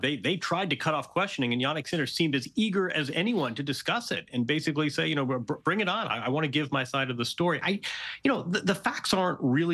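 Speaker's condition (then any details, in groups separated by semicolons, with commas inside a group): No condition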